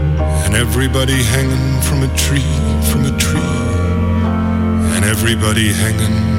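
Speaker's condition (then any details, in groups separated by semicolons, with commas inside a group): No condition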